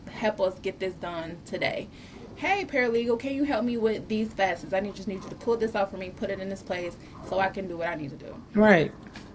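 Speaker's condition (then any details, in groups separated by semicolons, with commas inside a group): No condition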